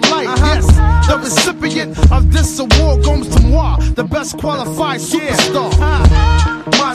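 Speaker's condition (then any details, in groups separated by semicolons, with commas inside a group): No condition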